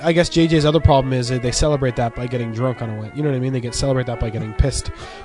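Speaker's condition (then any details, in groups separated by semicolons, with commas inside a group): No condition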